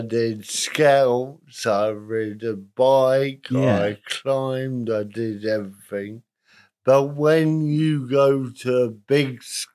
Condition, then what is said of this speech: Cerebral palsy. I would say I'm middle range because I shake, I walk a bit funny and I talk a bit funny.